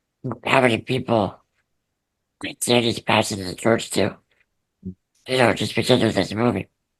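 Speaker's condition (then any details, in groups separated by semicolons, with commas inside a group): Muscular dystrophy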